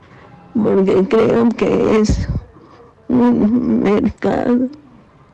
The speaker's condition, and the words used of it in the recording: Parkinson's disease. Ella más que nadie ubica y está viviendo en este momento que es tener tu mente despierta, poder platicar, pero que tu cuerpo no se pueda mover.